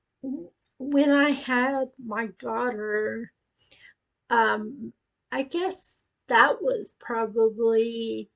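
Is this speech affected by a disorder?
Yes: acquired cerebellar ataxia; acquired cerebellar ataxia, after brain tumor; onset age 18, progressing; speech affected.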